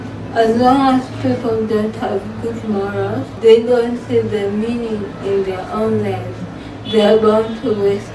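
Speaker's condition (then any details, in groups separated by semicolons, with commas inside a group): Cerebral palsy; from birth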